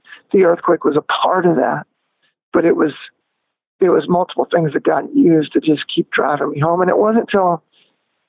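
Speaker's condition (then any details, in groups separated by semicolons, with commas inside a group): Spasmodic dysphonia; lost vocal control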